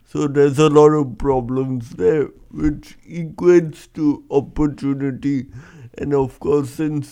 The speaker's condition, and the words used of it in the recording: Cerebral palsy. When people meet me for the first time, they always ask, "Are you drunk?"